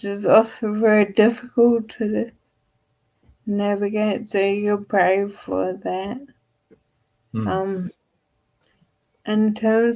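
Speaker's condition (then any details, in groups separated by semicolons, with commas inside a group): Friedreich's ataxia; diagnosed age 7, progressive, increasing stiffness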